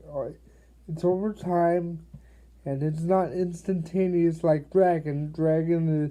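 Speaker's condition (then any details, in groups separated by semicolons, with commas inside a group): Cerebral palsy; reliable voice, uses voice control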